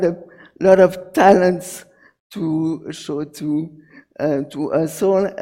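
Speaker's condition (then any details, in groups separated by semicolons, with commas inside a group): Cerebral palsy; premature birth, arms held up; hyperventilates without physiotherapy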